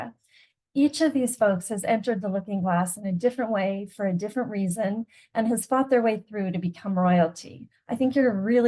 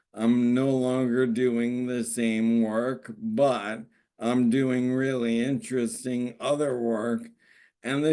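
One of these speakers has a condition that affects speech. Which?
The second: ALS; average progression, lost walking and talking within a year; normal a year ago, no longer.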